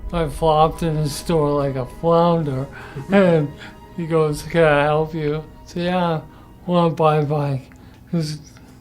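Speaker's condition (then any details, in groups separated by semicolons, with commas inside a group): Parkinson's disease; good singing voice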